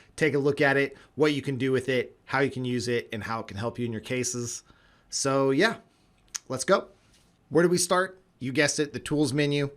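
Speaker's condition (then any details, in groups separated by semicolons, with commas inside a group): No condition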